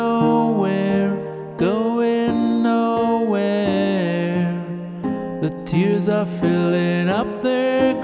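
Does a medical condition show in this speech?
No.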